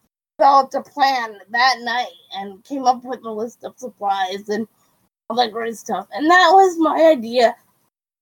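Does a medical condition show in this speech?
Yes: cerebral palsy; quadriplegic.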